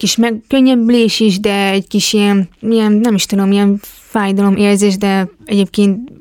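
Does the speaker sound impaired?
Yes: hearing impairment.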